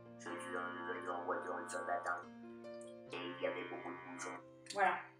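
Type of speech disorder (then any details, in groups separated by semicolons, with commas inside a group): Electrolarynx speech; laryngectomy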